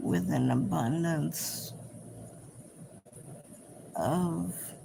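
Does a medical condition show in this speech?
Yes: cerebral palsy.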